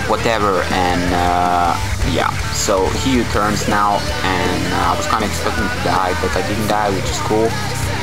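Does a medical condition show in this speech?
No.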